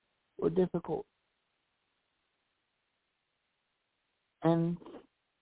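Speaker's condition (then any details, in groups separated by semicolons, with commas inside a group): Cerebral palsy; walked with walker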